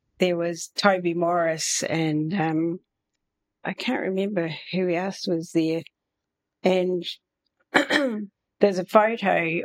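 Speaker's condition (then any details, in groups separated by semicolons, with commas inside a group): Aphasia after stroke; aphasia from stroke during brain surgery a couple of years ago; some aphasia; may lose words, word-finding difficulty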